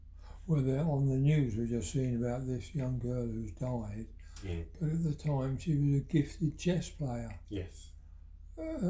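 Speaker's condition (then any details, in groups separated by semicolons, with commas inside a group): Parkinson's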